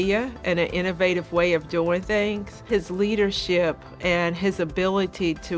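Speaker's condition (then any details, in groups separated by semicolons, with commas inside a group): No condition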